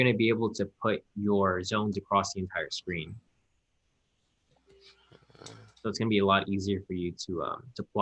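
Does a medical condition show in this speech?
No.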